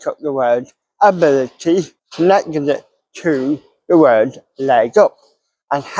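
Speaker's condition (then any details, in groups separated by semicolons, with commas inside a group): Cerebral palsy; mild, ataxic type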